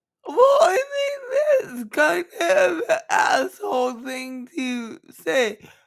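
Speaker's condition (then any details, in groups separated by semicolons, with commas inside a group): Cerebral palsy; from birth, affects walking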